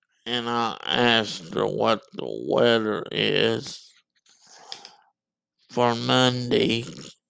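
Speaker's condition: Cerebral palsy and muscular dystrophy

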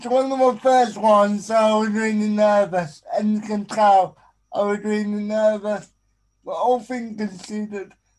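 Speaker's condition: Spastic quadriplegic cerebral palsy

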